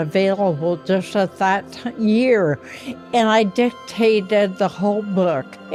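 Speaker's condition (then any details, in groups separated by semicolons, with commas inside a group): Ataxia; affects motor skills and voice; speaking problems over last couple of years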